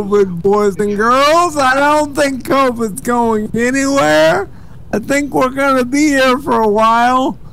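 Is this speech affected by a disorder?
Yes: cerebral palsy; speech sounds drunk.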